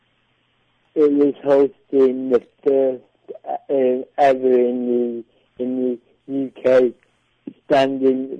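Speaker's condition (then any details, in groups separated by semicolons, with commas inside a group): Cerebral palsy; predicted never to talk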